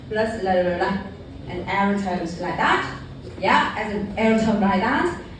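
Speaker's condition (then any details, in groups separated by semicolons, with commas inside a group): No condition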